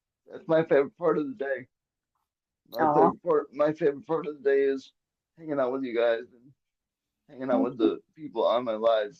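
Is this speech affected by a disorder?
Yes: cerebral palsy; quadriplegic from birth, brain injury from brain bleed at birth, arms and legs affected, cannot walk.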